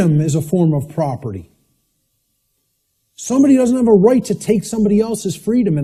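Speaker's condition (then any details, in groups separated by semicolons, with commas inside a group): No condition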